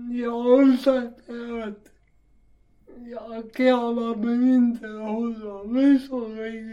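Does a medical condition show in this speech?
Yes: cerebral palsy; walking difficulty, walking improved with gym training; walks much better than at first hunts.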